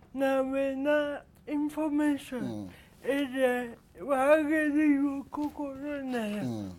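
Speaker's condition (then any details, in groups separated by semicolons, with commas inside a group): Cerebral palsy; speaks slowly, speaking effortful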